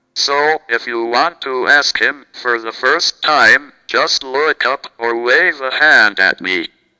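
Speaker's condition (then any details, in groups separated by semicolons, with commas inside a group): Cerebral palsy, speech-generating device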